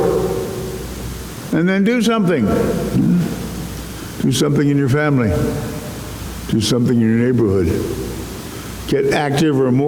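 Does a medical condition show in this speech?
No.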